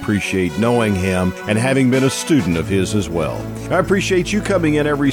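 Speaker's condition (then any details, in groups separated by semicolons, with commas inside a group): No condition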